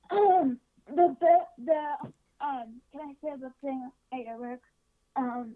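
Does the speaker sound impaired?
Yes: cerebral palsy; affects legs, cortical vision impairment, major surgery about five years ago, physical therapy about three years; age 17, uses walker, returning to canes after fall last summer, wheelchair for long distance, aso leg braces; swallows too much air all day, learned behavior.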